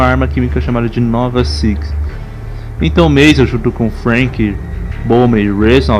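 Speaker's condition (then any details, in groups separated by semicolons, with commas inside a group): No condition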